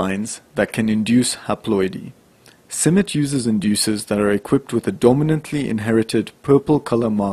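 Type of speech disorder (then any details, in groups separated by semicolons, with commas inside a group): None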